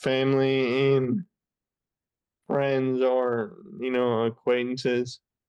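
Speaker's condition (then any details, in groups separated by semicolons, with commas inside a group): Friedreich's ataxia; uses wheelchair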